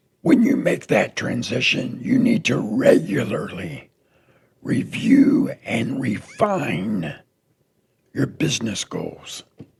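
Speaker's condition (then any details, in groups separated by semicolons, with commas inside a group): Throat cancer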